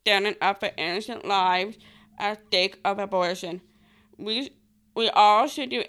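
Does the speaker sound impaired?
Yes: Down syndrome; accent from condition, fears not being understood, tries again speaking clearer and louder.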